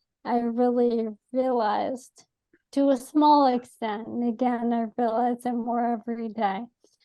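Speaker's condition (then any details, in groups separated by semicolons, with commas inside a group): ALS; atypical case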